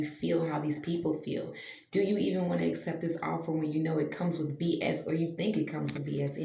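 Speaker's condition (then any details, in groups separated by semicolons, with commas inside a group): No condition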